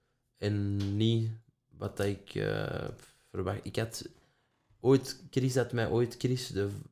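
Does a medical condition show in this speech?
Yes: stuttering; stuttering since at least secondary school, speech therapy (logopedie), practises BLS method, calls people to practise; worse when productive morning routine skipped, still struggles in front of cameras; mainly blocks, on everything and nothing, severity varies by listener, once hid by substituting words; here repeated words, prolonged sounds.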